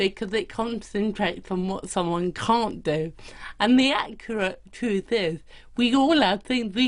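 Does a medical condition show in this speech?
Yes: cerebral palsy.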